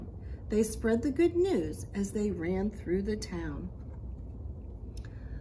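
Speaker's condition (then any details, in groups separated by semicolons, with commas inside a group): No condition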